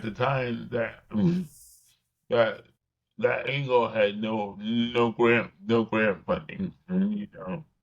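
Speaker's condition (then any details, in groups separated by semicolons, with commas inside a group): Cerebral palsy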